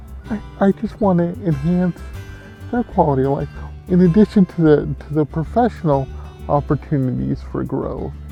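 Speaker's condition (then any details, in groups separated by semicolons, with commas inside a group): Cerebral palsy; from birth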